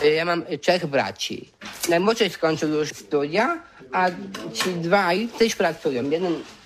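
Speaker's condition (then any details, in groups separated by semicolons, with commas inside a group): Down syndrome; intellectual disability, sometimes forgets things, errors with arithmetic and counting money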